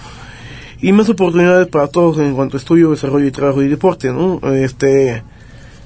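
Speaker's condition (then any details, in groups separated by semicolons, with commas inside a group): Down syndrome; congenital, trisomy 21, age 24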